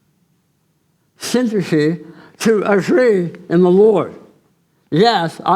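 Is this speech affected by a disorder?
Yes: tongue cancer surgery.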